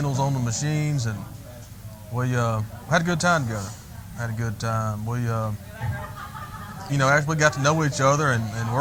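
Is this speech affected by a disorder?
No.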